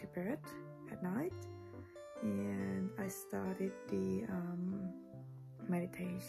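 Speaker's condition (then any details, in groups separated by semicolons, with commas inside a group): No condition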